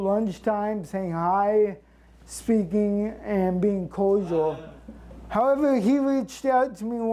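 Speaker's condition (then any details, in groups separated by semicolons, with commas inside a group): Cerebral palsy; since birth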